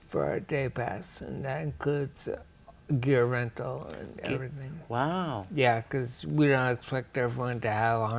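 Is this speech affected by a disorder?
Yes: ataxia; rare, progressive.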